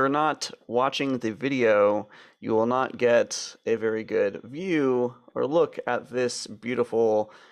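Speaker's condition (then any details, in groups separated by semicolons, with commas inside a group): No condition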